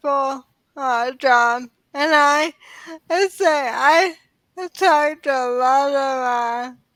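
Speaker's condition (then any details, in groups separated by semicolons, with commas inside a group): ALS; diagnosed in early 30s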